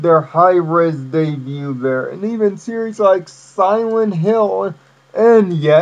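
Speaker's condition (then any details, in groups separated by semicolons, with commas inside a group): Cerebral palsy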